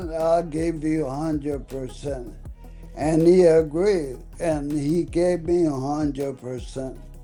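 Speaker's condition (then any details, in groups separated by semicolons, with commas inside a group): ALS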